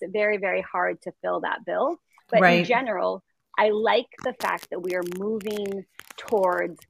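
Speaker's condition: No condition

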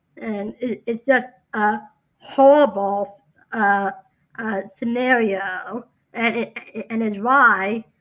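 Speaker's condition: Down syndrome

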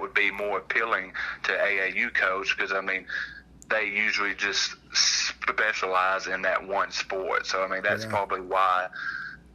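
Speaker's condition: Stuttering; present since at least seventh and eighth grade, avoided talking in class then, began speaking up in college; much improved, still working to improve, still noticeable to others; noticeable to listeners; repeated sounds, prolonged sounds

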